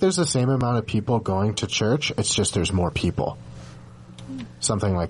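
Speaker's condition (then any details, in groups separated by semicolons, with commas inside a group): No condition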